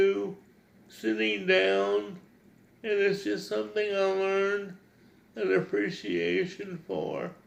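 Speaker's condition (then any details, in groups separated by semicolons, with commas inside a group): Cerebral palsy; wants clearer, more precise speech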